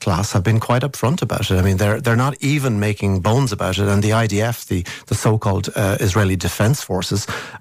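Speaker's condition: No condition

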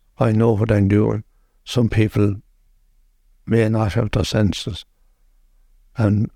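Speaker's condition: Motor neuron disease; onset about 10 months ago with two falls, initially thought Parkinson's, specialist diagnosis; progressing, cannot walk, legs worsening, has nurse; voice getting worse, expects to lose voice

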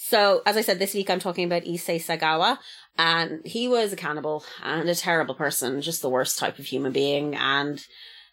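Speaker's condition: No condition

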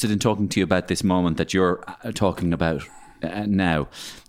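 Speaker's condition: No condition

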